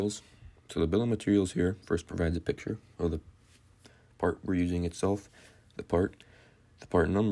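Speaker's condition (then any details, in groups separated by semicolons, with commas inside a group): No condition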